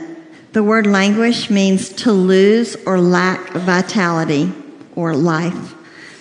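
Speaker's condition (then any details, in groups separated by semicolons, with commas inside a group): Cleft lip and palate, severe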